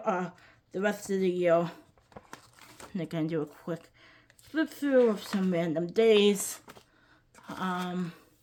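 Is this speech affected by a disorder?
Yes: cerebral palsy, quadriplegic.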